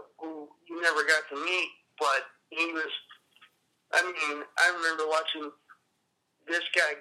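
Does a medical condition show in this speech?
Yes: cerebral palsy; cerebral palsy present since childhood.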